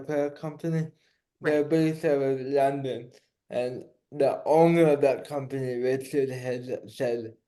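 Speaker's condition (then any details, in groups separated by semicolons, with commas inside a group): Cerebral palsy; diagnosed after cardiac arrest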